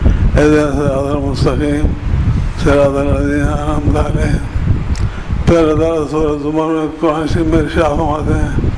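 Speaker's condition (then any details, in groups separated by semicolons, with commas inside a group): Difficulty speaking; hopes listeners can understand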